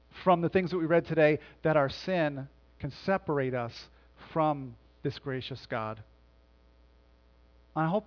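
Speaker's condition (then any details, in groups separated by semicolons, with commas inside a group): No condition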